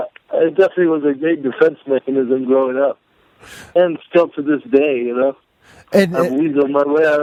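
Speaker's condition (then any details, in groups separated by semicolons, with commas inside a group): Cerebral palsy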